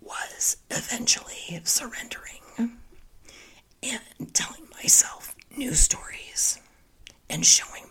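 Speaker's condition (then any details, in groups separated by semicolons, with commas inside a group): Spasmodic dysphonia; voice sounds like laryngitis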